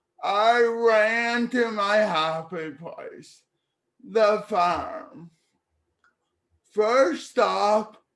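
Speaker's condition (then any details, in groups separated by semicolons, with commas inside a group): Cerebral palsy; speech therapy in childhood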